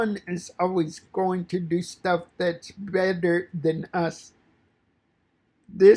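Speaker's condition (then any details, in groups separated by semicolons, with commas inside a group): Cerebral palsy; fine motor impairment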